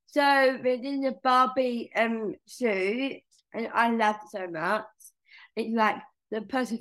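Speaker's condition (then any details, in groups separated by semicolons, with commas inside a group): Down syndrome; present from birth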